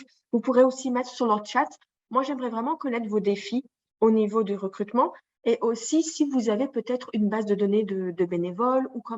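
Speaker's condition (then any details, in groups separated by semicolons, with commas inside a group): No condition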